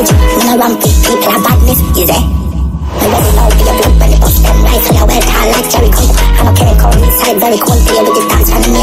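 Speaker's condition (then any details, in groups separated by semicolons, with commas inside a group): No condition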